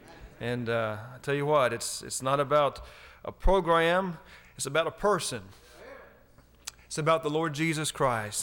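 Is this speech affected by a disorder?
No.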